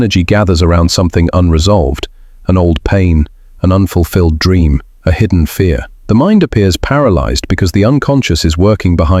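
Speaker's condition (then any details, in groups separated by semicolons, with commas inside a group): No condition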